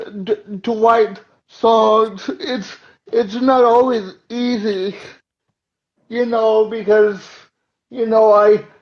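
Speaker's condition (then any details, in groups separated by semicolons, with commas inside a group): Cerebral palsy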